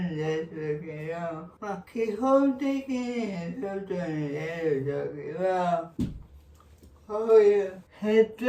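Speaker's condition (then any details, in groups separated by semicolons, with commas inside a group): Cerebral palsy; severe, uses a wheelchair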